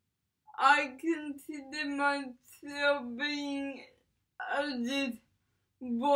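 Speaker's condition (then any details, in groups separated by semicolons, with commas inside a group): Cerebral palsy; from birth, affects speech, walking, fingers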